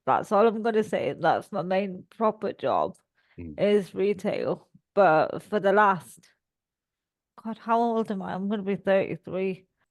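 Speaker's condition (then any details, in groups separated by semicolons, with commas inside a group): Cerebral palsy; all four limbs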